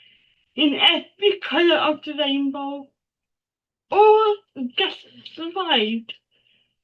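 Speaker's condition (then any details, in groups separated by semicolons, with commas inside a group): Cerebral palsy; speech possibly hard to understand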